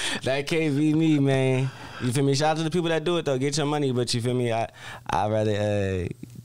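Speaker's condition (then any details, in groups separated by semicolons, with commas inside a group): No condition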